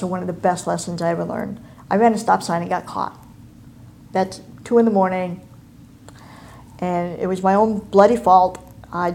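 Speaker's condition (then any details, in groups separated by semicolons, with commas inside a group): Cleft palate and cleft lip; congenital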